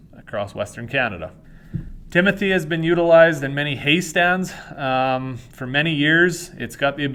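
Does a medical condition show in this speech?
No.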